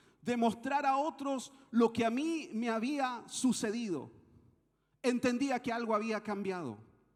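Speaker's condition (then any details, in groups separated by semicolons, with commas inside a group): No condition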